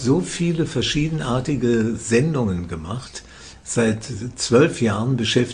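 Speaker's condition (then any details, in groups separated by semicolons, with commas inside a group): Parkinson's disease; first diagnosed by a psychiatrist, treated by professor Jens Volkmann in Würzburg; feels as if not having Parkinson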